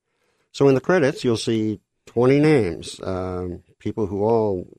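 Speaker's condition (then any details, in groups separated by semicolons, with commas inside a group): Cleft lip and palate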